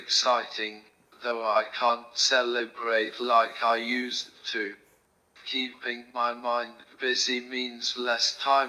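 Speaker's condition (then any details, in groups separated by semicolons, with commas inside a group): Motor neurone disease; right hand onset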